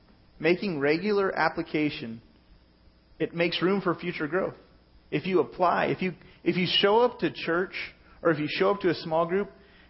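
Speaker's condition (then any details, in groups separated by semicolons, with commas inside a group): No condition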